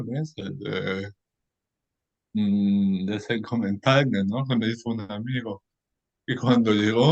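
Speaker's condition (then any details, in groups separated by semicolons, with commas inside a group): Cerebral palsy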